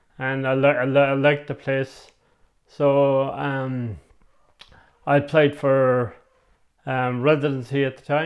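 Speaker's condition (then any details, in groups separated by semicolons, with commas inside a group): MND; onset right side; slow progression, walking two years post-diagnosis, voice-activated bed; communication devices assessed, types replies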